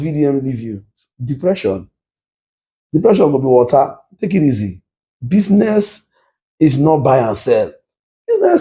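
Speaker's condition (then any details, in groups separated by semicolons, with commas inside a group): No condition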